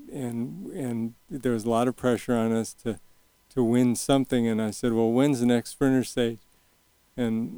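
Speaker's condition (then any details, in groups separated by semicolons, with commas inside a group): Early onset Parkinson's, young onset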